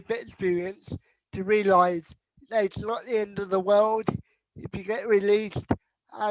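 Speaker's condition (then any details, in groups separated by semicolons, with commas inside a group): Cerebral palsy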